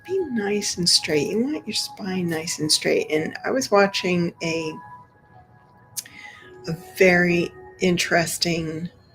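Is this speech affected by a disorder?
No.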